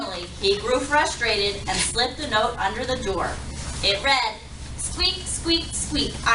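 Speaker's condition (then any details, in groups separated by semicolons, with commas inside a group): No condition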